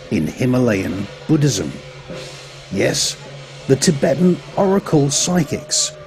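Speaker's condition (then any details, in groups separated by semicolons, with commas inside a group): No condition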